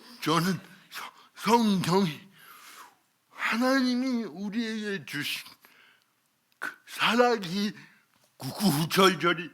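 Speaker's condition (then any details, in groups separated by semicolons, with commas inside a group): Cerebral palsy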